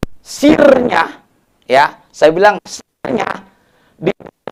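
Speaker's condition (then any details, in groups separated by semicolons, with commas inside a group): No condition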